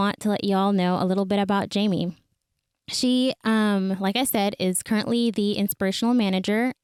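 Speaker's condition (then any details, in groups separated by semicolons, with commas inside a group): No condition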